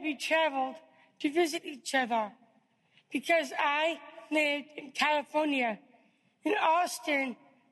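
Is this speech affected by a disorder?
Yes: Down syndrome; diagnosed at birth.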